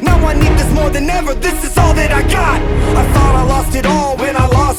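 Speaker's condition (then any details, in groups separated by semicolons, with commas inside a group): No condition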